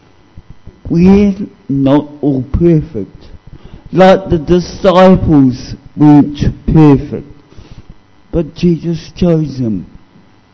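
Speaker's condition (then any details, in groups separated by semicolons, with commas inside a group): Cerebral palsy; discovered at age 2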